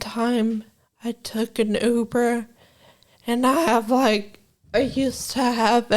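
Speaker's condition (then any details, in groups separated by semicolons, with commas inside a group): Brain injury from aneurysm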